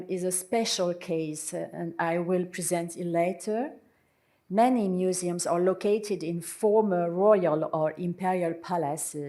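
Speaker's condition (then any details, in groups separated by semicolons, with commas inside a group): No condition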